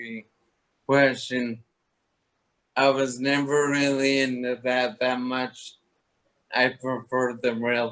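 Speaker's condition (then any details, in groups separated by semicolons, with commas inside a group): Toxic leukoencephalopathy, locked-in syndrome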